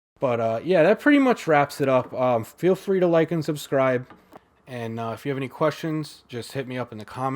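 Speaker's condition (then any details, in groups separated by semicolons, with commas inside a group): No condition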